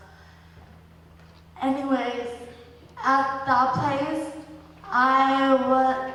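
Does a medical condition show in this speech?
Yes: speech and balance impairment.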